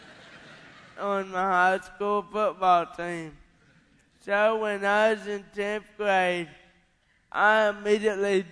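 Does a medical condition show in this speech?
Yes: cerebral palsy; onset about 30 to 40 days after birth.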